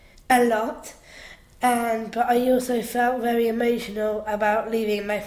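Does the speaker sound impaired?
Yes: Down syndrome; down syndrome since birth, slow learning, held back a year at primary school.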